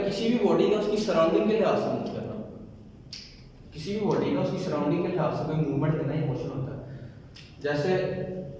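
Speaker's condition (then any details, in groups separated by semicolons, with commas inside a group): No condition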